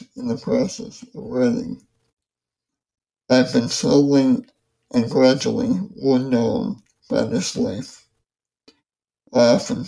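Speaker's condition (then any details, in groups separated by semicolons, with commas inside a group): ALS; progressive muscle weakness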